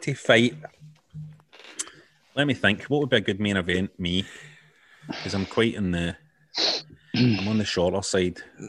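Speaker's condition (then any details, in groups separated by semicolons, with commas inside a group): No condition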